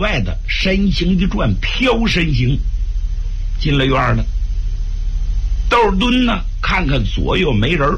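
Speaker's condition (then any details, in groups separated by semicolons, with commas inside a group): No condition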